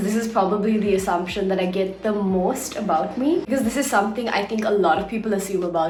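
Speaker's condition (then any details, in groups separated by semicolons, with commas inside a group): No condition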